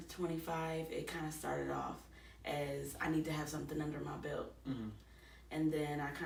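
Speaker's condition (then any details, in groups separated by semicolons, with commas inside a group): No condition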